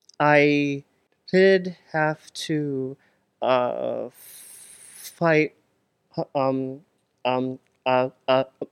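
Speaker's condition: Stuttering; stuttering since at least school age; blocks

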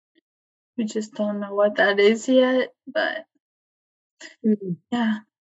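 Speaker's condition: ALS, limb onset; diagnosed at age 25, onset in arms and legs, not bulbar onset; about 10 months since diagnosis, seeing speech language pathologist at clinic, voice and swallowing monitored, voice banking; voice tires and gets close to being lost while talking

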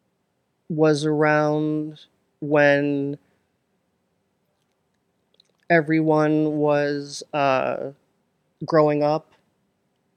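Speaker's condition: Stuttering; long-standing stutter, present through school years; prolonged sounds, blocks

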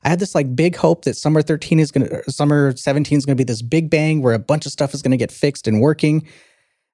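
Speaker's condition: No condition

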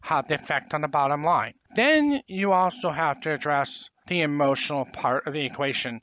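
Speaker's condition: Profound hearing loss, congenital

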